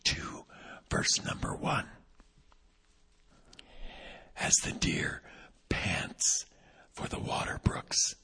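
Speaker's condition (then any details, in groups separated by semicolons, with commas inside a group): Vocal cord paralysis, unilateral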